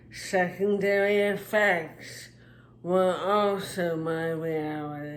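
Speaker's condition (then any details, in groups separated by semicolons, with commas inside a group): Traumatic brain injury; car accident, physical limitations; years after injury; speech impairment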